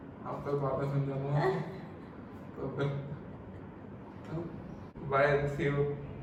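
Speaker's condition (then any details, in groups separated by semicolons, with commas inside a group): Cerebral palsy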